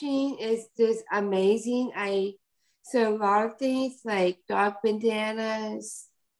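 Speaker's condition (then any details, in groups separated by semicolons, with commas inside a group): Down syndrome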